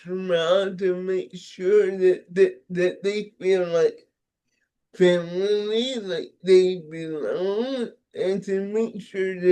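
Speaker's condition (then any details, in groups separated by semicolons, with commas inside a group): Cerebral palsy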